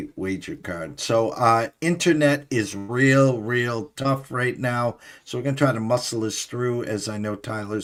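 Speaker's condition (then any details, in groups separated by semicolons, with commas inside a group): No condition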